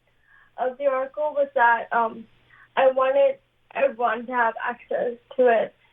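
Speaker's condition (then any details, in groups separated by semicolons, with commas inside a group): ALS; young onset; diagnosed at 22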